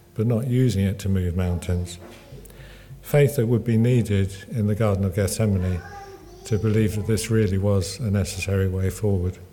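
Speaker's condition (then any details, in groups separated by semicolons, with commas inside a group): Parkinson's; Parkinson's exercise programmes, table tennis and snooker groups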